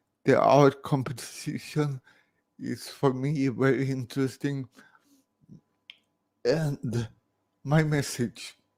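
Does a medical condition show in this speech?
Yes: cerebral palsy; from birth.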